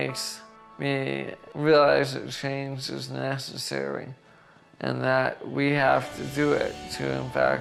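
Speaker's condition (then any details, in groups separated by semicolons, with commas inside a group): ALS; onset with upper body muscle spasms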